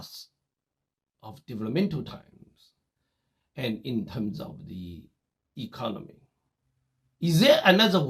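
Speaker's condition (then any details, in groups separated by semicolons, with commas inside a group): No condition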